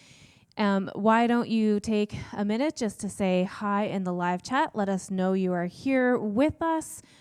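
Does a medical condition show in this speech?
No.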